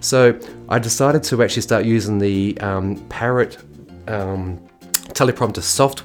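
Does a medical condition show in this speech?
No.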